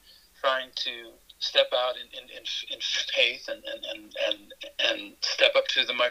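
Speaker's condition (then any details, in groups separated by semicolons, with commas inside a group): Stuttering; stuttering since childhood, not healed; pretty fluent in this conversation, nerves may add to stutter; fluency varies, at times can hardly get words out, stuttered horribly through Coffee Hag show, Mankato; repeated sounds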